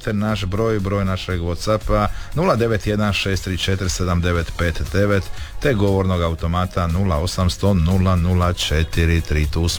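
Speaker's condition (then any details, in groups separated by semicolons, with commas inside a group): No condition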